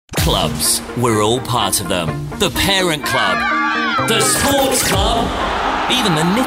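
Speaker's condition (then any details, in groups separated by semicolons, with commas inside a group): No condition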